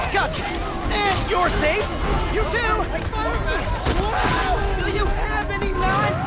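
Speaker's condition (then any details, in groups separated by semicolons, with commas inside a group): No condition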